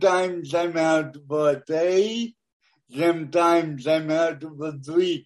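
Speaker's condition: Cerebral palsy; born premature, born deaf

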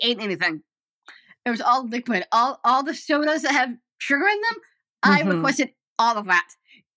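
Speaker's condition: Down syndrome; developmental disability, extra copy of 21st chromosome

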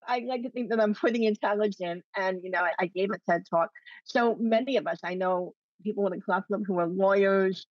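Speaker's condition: Cleft lip and palate; congenital cleft lip and palate, no single known cause, multiple surgeries throughout life, ongoing medical and dental needs

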